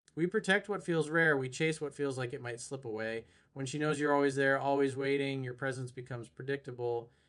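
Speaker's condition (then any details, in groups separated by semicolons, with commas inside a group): No condition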